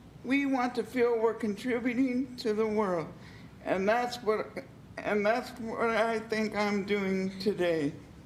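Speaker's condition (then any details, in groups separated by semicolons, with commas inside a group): Cerebral palsy; physical limitations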